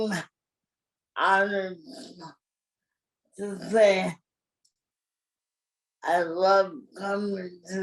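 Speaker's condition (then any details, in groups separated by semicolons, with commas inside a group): Cerebral palsy; from birth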